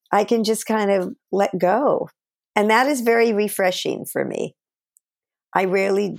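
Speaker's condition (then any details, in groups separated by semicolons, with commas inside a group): No condition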